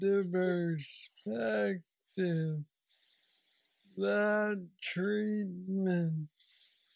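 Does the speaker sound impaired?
Yes: Parkinson's disease; about 9 years since diagnosis, most aggressive form, still progressing, no plateau, mobility struggles.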